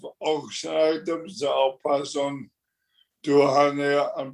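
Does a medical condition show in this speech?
Yes: motor neurone disease; progressive, notably worse than a couple of years ago.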